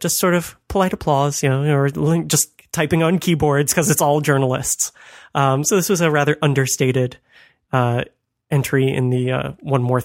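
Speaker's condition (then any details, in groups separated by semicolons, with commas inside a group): No condition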